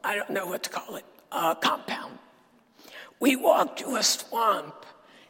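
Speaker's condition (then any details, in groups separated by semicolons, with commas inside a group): Dysphonia; not a sore throat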